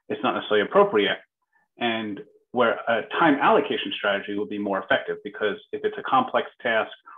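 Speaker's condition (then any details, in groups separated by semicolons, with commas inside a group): No condition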